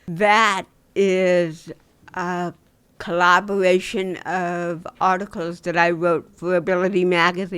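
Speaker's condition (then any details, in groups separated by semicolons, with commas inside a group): Dystonia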